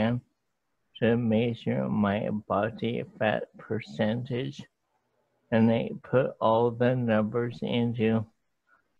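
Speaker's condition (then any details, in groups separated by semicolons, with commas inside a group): ALS; hard time speaking, speech obviously affected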